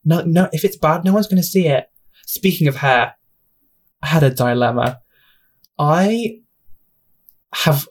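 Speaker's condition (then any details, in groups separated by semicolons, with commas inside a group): Stammer; stammer comes through during recording; stammer shows up while speaking; blocks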